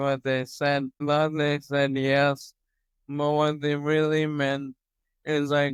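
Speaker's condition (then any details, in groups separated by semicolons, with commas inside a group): Toxic leukoencephalopathy, locked-in syndrome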